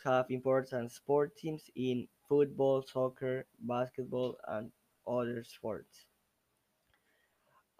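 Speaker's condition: No condition

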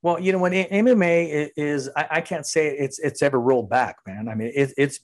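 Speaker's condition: No condition

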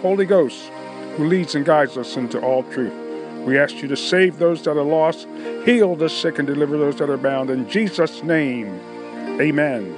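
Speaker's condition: No condition

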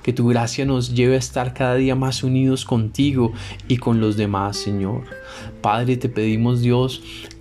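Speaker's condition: No condition

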